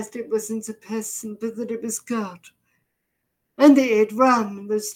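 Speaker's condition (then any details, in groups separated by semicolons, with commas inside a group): Deafness, severe; progressive, brain misinterprets sounds and speech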